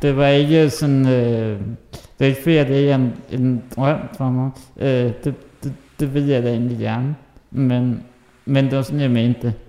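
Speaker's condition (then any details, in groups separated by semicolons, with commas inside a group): Muscular dystrophy (muskelsvind); has helper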